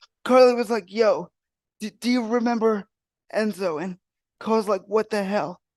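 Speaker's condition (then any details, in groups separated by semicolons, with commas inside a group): Cerebral palsy; wheelchair user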